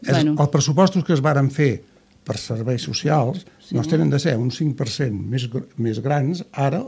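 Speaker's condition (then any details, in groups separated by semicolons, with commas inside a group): No condition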